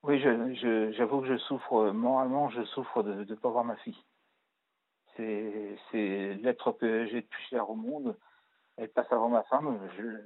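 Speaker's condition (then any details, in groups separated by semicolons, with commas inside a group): Parkinson's disease; Sinemet four times daily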